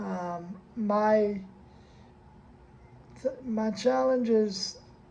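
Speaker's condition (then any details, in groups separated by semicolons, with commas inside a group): Cerebral palsy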